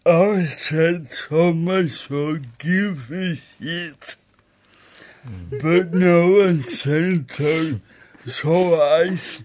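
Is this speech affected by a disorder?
Yes: stroke with aphasia; acquired brain injury from stroke, disability mostly in brain controlling muscles, balance issues, walks funny; about 10 years since stroke; talks funny, a bit of aphasia, thinking fine.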